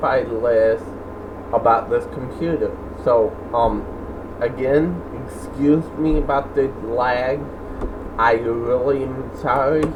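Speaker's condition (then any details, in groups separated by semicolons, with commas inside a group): Cerebral palsy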